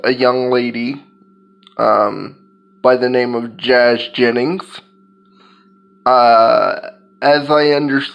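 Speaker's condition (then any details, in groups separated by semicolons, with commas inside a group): Cerebral palsy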